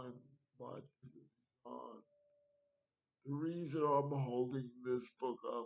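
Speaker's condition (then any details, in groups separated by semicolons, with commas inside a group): Cerebral palsy; wheelchair, needs transfer help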